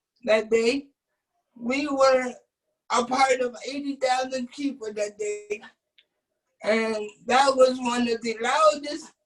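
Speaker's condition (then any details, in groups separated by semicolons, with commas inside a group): Cerebral palsy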